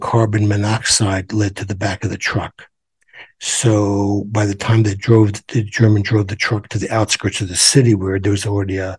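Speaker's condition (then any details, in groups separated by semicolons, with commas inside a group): No condition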